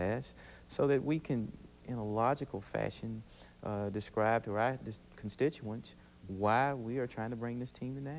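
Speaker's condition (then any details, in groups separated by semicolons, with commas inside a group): No condition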